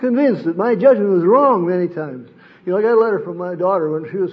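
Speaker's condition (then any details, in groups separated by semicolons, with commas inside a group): Parkinson's disease; sleep disrupted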